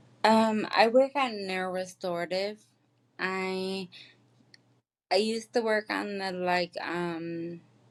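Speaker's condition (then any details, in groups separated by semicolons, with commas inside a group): Traumatic brain injury; accident, injury at age 24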